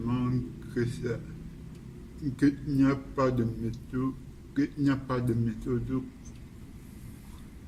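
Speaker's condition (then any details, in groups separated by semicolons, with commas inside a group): Cerebral palsy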